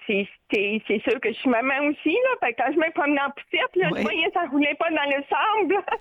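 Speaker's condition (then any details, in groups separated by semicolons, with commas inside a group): Deafness with cochlear implant; trouble with phone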